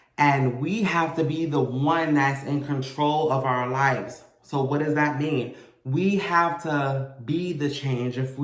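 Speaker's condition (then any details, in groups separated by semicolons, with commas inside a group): No condition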